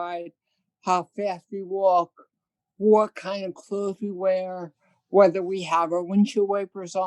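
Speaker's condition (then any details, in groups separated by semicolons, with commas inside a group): Cerebral palsy; from birth, hearing loss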